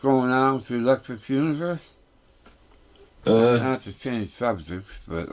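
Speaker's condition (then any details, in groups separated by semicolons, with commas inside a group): Tongue cancer; tongue tumor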